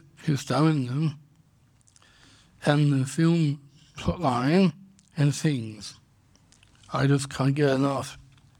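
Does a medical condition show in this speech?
Yes: Down syndrome; congenital.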